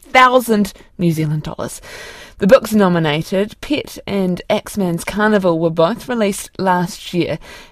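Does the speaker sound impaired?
No.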